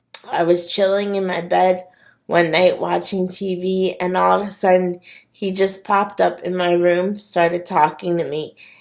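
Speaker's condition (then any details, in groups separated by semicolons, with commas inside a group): Cerebral palsy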